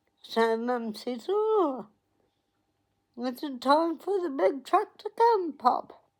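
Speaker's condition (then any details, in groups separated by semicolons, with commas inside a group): Cerebral palsy; onset at 8 days old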